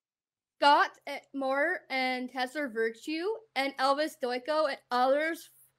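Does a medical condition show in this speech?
Yes: Down syndrome; visible disability.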